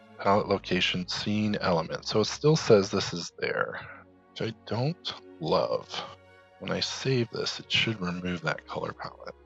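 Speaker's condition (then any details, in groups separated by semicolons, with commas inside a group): No condition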